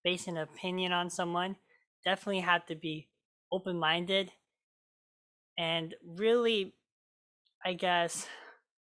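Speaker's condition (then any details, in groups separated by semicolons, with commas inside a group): Cleft lip and palate; multiple surgeries growing up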